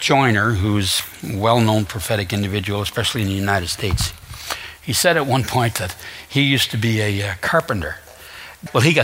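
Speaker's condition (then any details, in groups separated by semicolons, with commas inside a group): No condition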